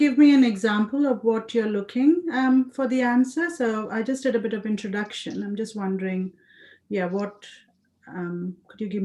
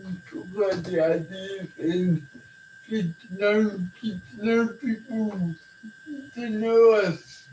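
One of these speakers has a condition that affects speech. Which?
The second: cerebral palsy.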